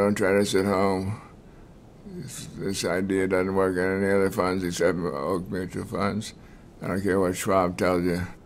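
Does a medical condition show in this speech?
Yes: multiple sclerosis; diagnosed decades ago.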